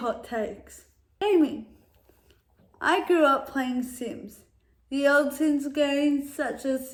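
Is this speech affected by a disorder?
Yes: cerebral palsy.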